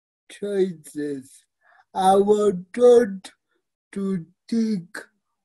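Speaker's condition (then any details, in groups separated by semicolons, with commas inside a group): Cerebral palsy; fine motor skill challenges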